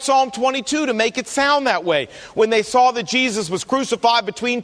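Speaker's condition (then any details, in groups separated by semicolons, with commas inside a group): No condition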